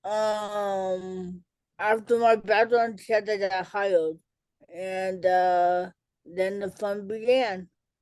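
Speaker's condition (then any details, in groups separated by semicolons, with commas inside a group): Cerebral palsy; childhood speech delay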